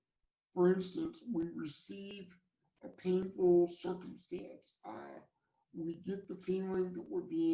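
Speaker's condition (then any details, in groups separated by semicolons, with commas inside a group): Cerebral palsy; from birth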